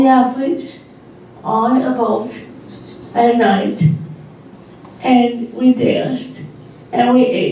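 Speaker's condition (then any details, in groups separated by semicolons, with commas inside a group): Cerebral palsy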